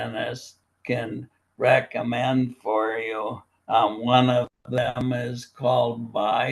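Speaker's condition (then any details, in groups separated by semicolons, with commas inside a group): Primary lateral sclerosis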